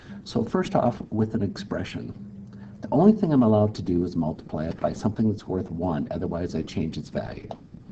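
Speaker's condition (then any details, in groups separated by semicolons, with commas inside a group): No condition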